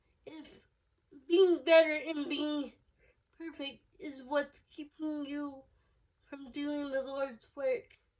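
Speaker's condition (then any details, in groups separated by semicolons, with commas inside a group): Cerebral palsy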